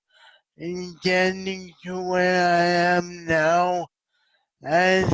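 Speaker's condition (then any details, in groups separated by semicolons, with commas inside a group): Traumatic brain injury; severe car accident at 18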